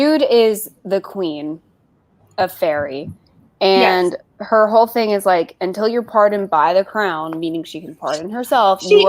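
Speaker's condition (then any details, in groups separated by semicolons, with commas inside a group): No condition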